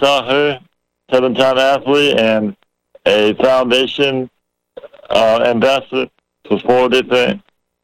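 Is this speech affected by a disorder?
Yes: muscular dystrophy; rare form, about 500 people affected, present from birth, not expected to live past age one; age 30.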